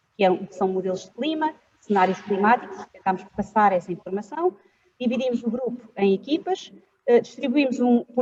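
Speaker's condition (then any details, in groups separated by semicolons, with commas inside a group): No condition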